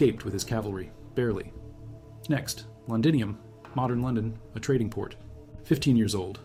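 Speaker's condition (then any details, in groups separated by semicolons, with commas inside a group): No condition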